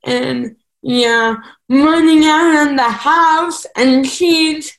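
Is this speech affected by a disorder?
Yes: cerebral palsy; needs help with grooming and household tasks.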